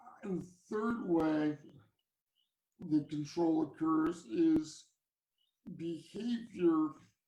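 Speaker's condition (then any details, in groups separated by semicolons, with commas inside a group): Cerebral palsy; from birth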